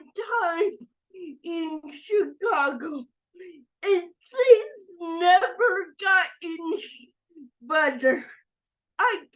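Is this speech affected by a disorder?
Yes: cerebral palsy; oxygen deprivation at birth.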